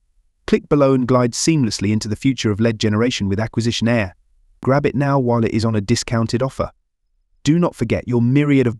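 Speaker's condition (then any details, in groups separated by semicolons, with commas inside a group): No condition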